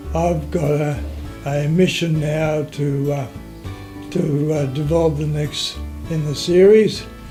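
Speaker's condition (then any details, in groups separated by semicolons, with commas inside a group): Motor neurone disease; affects voice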